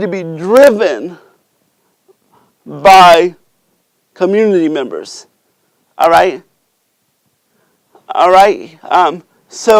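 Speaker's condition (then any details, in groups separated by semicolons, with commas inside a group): Cerebral palsy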